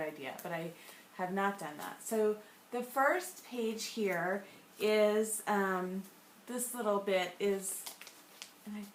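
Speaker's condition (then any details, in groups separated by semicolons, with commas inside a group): No condition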